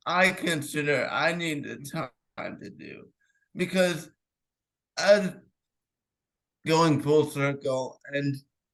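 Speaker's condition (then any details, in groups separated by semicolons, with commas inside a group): Cerebral palsy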